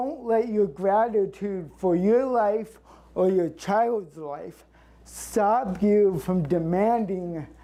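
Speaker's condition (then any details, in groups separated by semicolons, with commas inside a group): Cerebral palsy; since birth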